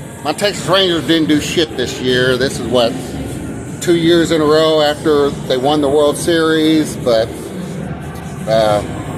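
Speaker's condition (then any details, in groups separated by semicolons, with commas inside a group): No condition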